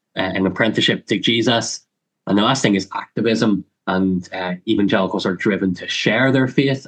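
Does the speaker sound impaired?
Yes: cleft lip and palate; congenital.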